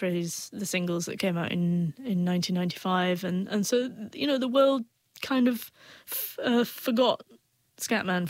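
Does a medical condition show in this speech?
Yes: stutter; stutter hidden for years, acceptance after Scatman John introduced British Stammering Association conferences; open about stuttering, speaks freely to strangers at conferences; once hid stutter, now lets stutter show; here repeated sounds, prolonged sounds.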